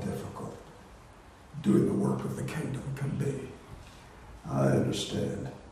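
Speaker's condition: Voice disorder; not contagious

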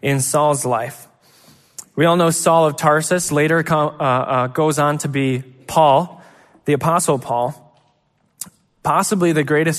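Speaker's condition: No condition

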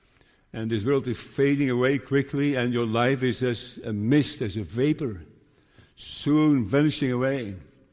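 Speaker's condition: Parkinson's disease; sometimes stutters and blurs words, still preaching

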